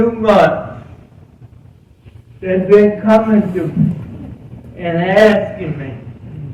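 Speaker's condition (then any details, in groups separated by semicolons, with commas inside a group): Cerebral palsy; present from birth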